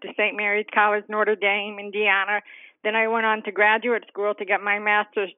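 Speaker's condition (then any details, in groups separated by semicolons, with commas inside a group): Deafness; hearing impaired from childhood, diagnosed at age four, declining to moderate to severe loss, later deaf, cochlear implant surgery; uses cochlear implant, hears sounds never heard before; childhood speech impediment, five years speech therapy improved pronunciation and enunciation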